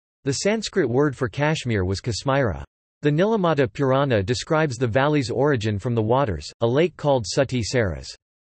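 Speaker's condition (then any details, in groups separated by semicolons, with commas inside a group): No condition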